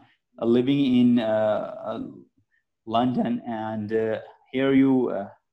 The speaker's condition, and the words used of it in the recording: Stuttering. Like even I am stammering, but I am quite comfortable in sharing my my thoughts.